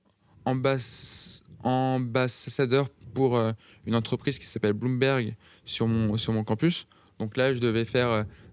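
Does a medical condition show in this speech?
Yes: stuttering; severe blocking until end of high school and start of preparatory classes; ongoing stutter, still a challenge; formerly unable to say two words in a row, now frequent word repetitions and fillers; here repeated sounds, prolonged sounds.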